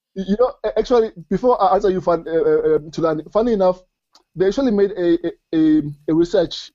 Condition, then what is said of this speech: Stuttering. As you listen to him talk, you can actually hear him battle with the starter.